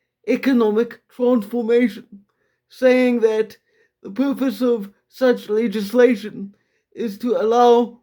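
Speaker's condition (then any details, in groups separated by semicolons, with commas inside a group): Quadriplegic cerebral palsy, severe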